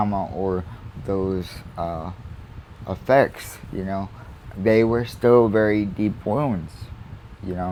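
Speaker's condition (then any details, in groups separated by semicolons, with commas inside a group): Cerebral palsy; uses wheelchair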